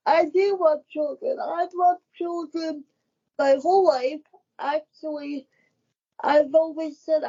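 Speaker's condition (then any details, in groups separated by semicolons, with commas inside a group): Cerebral palsy; wheelchair user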